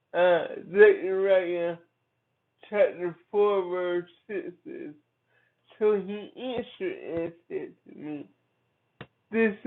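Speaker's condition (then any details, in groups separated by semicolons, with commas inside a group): Cerebral palsy; from birth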